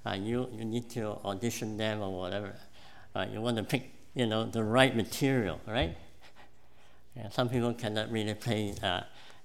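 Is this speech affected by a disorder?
Yes: cleft palate; congenital cleft palate.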